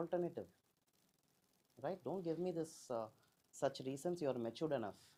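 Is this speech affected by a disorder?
No.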